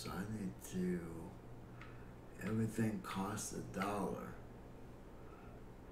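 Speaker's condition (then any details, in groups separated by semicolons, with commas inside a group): Cerebral palsy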